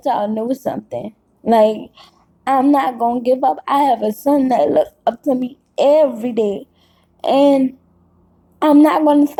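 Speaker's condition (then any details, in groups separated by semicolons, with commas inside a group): Cerebral palsy; caused by birth stroke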